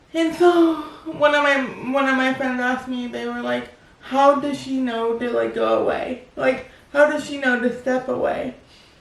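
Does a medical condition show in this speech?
Yes: cerebral palsy.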